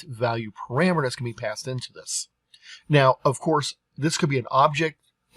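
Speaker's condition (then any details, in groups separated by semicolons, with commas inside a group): No condition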